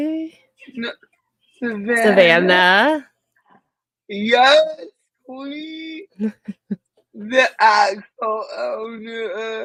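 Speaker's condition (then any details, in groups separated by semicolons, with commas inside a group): Cerebral palsy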